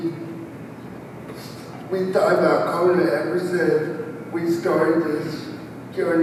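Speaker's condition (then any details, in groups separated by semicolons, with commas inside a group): Cerebral palsy, spastic quadriplegia; wheelchair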